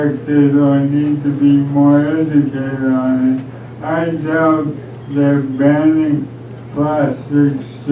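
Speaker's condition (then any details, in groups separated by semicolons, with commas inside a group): ALS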